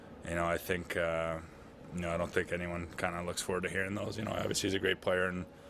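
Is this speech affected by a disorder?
No.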